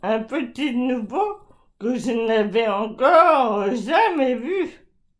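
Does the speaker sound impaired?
Yes: ALS (Charcot's disease); progressive muscle atrophy throughout body, leading toward complete paralysis; sees speech therapist; voice very severely affected, gradually deteriorating, articulation problems, not a mental impairment.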